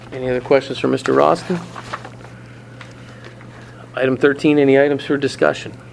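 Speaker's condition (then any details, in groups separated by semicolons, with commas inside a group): No condition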